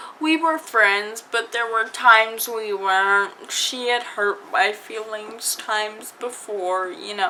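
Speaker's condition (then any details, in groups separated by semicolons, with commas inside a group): Cerebral palsy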